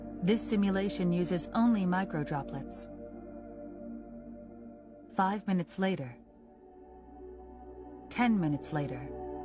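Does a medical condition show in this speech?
No.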